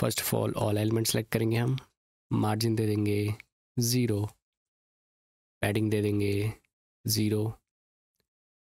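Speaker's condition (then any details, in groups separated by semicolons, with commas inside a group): No condition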